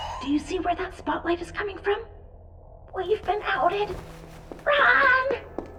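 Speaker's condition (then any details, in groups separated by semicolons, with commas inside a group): No condition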